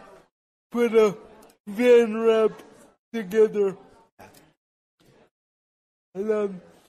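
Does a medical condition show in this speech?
Yes: cerebral palsy; uses powered wheelchair; uses cannabis to treat cerebral palsy.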